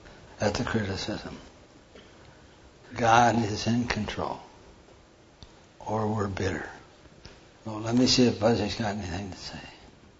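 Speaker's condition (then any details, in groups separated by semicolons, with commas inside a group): Parkinson's; hand tremor during talk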